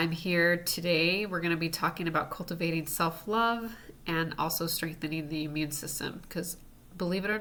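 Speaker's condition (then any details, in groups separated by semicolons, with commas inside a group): No condition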